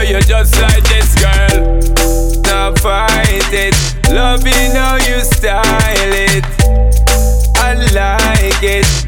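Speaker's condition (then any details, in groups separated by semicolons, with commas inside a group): No condition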